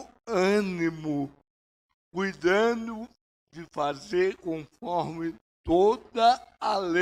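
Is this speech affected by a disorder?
Yes: cerebral palsy; no speech as child.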